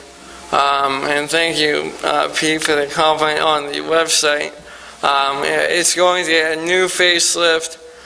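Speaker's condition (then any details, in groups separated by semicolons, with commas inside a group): ALS; recently diagnosed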